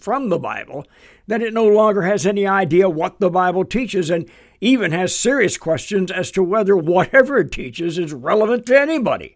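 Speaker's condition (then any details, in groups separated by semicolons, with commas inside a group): No condition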